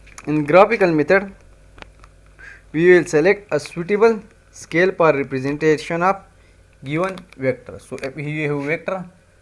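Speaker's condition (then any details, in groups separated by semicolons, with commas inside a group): No condition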